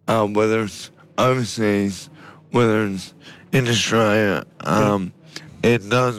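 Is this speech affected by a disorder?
Yes: motor neurone disease; sporadic motor neurone disease, deteriorating quickly; had treatment overseas, exploring TPS neuromodulation in Melbourne, twice-daily home device, nanocrystallized gold from Salt Lake.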